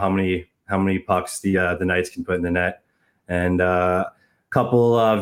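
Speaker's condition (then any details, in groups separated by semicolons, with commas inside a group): No condition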